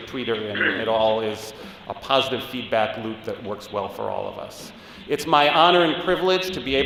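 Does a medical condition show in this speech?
No.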